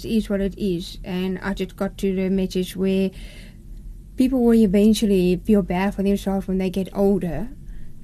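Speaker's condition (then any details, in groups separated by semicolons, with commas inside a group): Profound hearing loss, congenital; learned to speak by oral method at Carl De Toy deaf school, speech rehabilitation after implant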